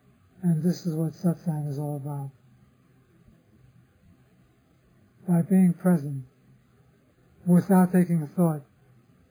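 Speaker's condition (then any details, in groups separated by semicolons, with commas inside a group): Parkinson's disease; others offer remedies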